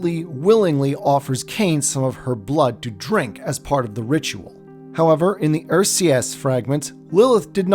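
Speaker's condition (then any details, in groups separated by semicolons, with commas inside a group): No condition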